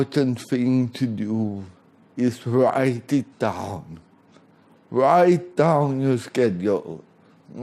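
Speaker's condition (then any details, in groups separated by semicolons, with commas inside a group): Cerebral palsy, severe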